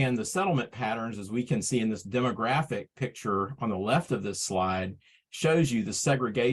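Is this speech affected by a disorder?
No.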